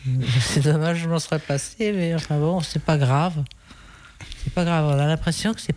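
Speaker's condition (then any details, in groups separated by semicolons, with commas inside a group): Parkinson's disease; noticed through trouble cycling on Île de Ré, can no longer ride a bike, uses wheelchair; rate sometimes slightly slowed, possibly from medication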